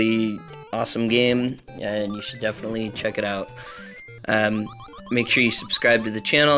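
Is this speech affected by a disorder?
No.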